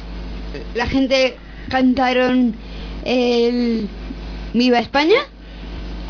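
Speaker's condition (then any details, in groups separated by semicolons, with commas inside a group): Down syndrome; radio program of Fundación Síndrome de Down de Madrid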